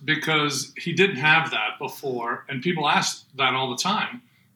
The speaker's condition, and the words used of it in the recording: None; typical speech.